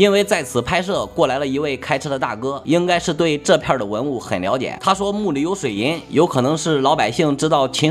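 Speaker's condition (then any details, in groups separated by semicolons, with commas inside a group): No condition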